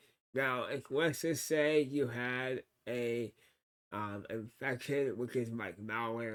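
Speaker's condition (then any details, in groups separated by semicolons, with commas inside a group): Cerebral palsy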